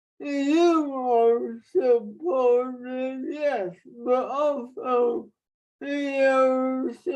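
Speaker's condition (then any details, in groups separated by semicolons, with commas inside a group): Traumatic brain injury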